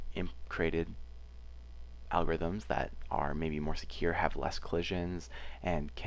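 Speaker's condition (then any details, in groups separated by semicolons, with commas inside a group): No condition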